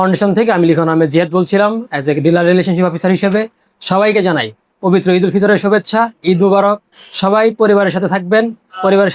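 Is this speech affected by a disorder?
No.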